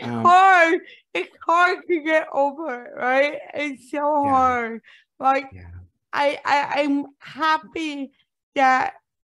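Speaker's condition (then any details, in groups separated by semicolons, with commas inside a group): Cerebral palsy; becoming less ambulatory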